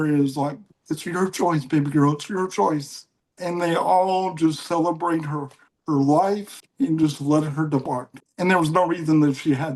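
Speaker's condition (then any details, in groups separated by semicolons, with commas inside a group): Cerebral palsy; mild case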